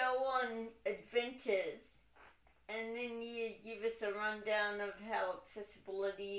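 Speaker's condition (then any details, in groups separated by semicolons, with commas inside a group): Cerebral palsy, dystonic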